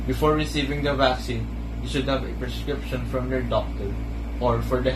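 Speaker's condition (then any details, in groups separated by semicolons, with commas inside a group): No condition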